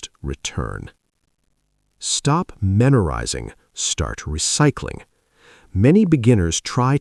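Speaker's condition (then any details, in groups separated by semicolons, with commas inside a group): No condition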